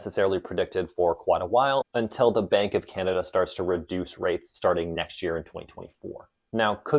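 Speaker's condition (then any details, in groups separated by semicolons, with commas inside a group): No condition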